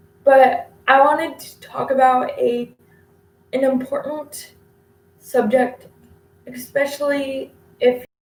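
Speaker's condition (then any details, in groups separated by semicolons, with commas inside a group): Cerebral palsy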